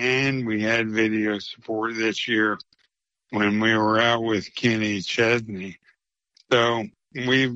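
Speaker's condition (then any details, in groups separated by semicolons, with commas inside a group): ALS; slower progression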